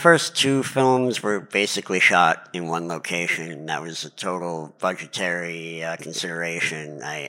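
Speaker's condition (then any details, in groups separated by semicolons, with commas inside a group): Cleft palate; lifelong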